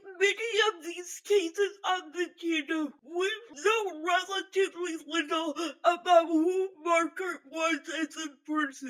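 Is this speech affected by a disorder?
Yes: physical speech impairment.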